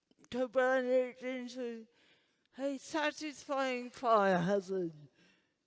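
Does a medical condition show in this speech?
Yes: Huntington's disease.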